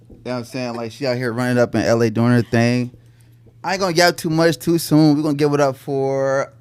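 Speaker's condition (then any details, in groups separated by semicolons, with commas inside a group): No condition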